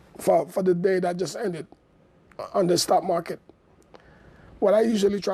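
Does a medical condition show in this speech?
No.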